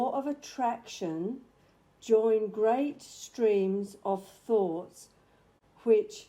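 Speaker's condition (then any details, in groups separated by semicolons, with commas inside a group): No condition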